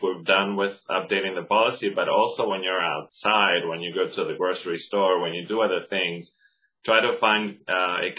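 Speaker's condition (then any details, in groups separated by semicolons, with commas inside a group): No condition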